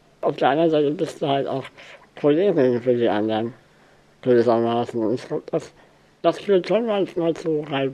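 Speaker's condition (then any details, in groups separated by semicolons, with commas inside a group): Spinal muscular atrophy; neuromuscular disease; barely able to move, full sensation retained, age 48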